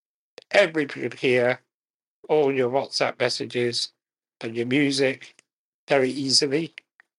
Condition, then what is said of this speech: Muscular dystrophy. But that's two words less that I have to enunciate.